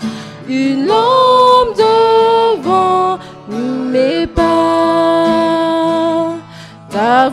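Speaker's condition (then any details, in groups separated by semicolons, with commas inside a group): No condition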